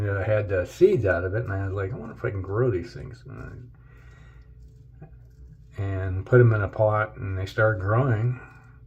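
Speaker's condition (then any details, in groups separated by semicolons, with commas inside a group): No condition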